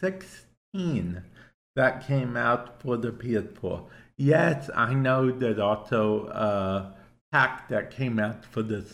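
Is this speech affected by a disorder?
Yes: cerebral palsy; affects hand-eye coordination and balance.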